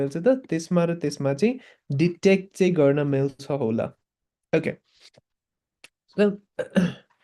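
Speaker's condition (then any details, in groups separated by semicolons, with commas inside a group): No condition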